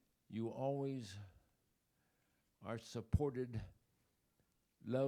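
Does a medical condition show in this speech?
Yes: ALS; body weakening, 2 years since onset.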